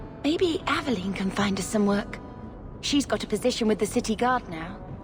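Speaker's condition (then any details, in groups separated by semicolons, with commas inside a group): No condition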